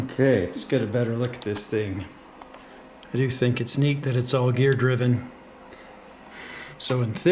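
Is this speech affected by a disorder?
No.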